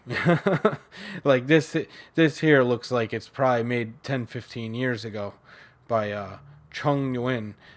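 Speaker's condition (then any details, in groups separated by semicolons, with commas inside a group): No condition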